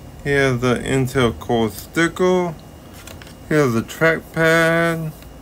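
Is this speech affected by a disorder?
Yes: ataxic cerebral palsy.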